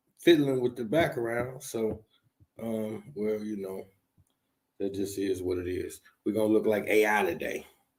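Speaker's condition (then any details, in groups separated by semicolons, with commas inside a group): No condition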